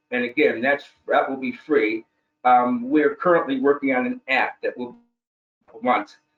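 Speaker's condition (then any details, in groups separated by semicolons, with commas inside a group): No condition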